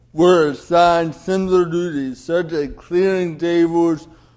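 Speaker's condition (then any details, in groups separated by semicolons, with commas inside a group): Cerebral palsy; oxygen loss at birth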